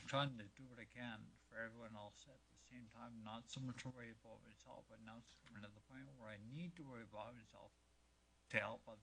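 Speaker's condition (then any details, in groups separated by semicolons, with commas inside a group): Multiple sclerosis; affecting speech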